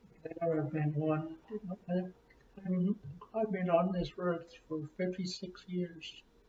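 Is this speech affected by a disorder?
Yes: cerebral palsy; from birth or womb, arm spasms; arm spasms, milder than others with it.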